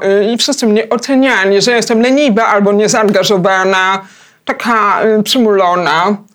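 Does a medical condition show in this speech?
Yes: hard of hearing, cochlear implant.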